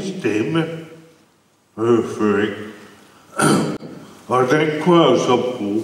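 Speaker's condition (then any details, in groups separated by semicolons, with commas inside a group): Brain injury; initially largely without language and motor functions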